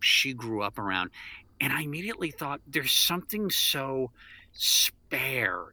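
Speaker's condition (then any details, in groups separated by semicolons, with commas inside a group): No condition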